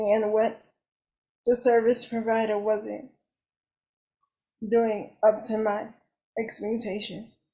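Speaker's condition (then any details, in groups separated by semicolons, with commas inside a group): Cerebral palsy; uses wheelchair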